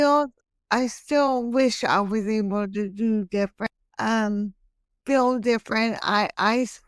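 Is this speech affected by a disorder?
Yes: hemiplegic cerebral palsy.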